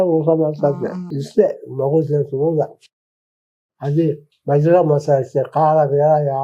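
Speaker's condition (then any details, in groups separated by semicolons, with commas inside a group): Tongue cancer surgery; tongue cancer, tongue surgery, post-surgery tube 15 days; age 62, no radiation, daily tablets; eating previously difficult and painful, now eats well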